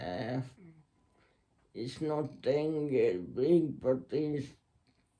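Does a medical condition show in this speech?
Yes: muscular Parkinson.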